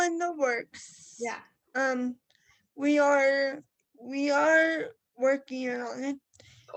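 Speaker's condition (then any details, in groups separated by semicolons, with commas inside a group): Cerebral palsy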